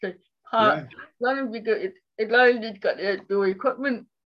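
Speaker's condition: Cerebral palsy; speech impairment

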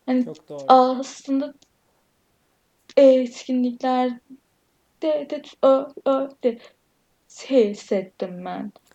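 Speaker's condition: Stuttering; other stutterers in family, attends stuttering self-help groups; stuttering a lot during recording; frequent part-word and syllable repetitions, fillers, heavy stuttering; repeated sounds

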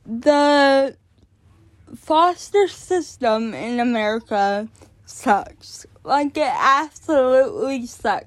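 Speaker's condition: Cerebral palsy; born addicted

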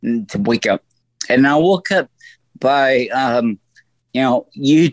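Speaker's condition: Stroke; voice altered since stroke, lasting effect

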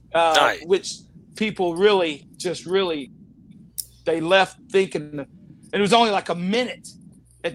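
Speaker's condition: No condition

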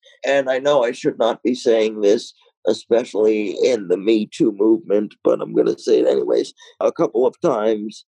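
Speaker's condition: Cerebral palsy, mild

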